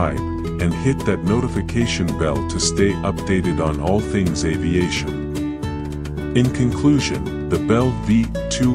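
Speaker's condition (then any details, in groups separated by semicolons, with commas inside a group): No condition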